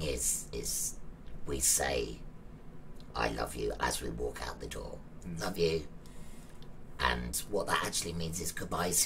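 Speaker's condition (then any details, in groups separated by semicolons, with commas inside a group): Laryngectomy; terminal stage 4 cancer, radiotherapy, radioiodine, three surgeries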